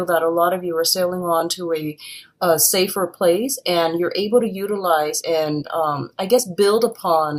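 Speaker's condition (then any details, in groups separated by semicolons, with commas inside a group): No condition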